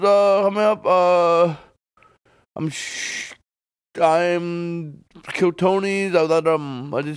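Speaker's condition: Stuttering; uses stutter in stand-up, studies Anthony Jeselnik repeating phrases twice for emphasis; repeated words, prolonged sounds

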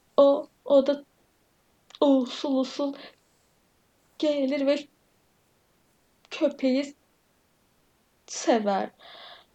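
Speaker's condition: Stuttering; other stutterers in family, attends stuttering self-help groups; stuttering a lot during recording; frequent part-word and syllable repetitions, fillers, heavy stuttering; repeated words, prolonged sounds

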